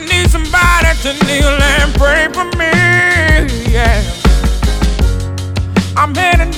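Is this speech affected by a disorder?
No.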